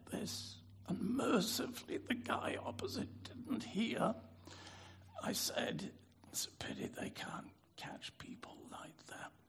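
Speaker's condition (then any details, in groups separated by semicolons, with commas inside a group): Spasmodic dysphonia; spastic dysphonia, spasmodic dystonia subtype, ENT exam with nasal camera, cause unknown, no known cure; catch in voice, lost resonance, speaking hard, easier with use but tires, lost three-octave singing range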